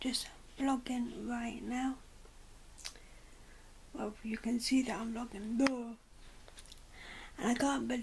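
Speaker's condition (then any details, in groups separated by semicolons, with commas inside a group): Cerebral palsy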